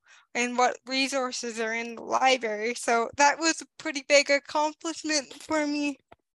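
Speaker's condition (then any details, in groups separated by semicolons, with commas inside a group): Cerebral palsy; mentally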